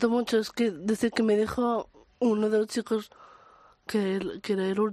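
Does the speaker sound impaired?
Yes: Down syndrome; trisomy 21.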